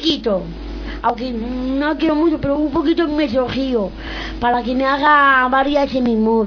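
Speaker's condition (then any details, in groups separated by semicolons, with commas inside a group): Down syndrome; reads news item aloud on live radio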